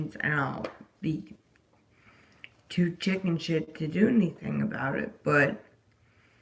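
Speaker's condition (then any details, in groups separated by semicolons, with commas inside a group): Disability causing slurred speech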